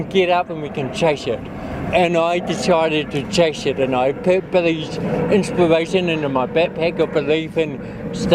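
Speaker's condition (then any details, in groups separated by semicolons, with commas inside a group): Cerebral palsy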